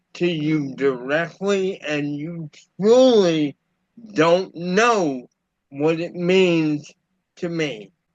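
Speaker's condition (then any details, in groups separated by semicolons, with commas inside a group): Cerebral palsy; about a year after a stroke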